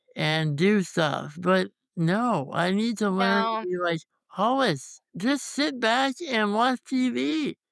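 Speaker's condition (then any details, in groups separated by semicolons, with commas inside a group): Congenital muscular dystrophy; tracheostomy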